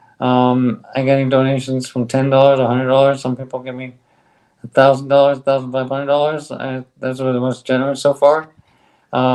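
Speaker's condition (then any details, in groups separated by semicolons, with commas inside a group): ALS; taking a drug; on drug, stronger bite, speaks better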